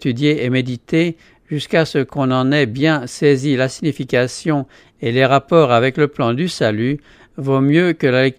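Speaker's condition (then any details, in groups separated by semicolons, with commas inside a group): No condition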